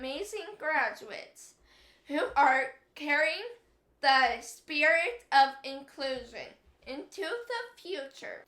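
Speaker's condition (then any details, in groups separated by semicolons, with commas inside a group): Cerebral palsy; hard to talk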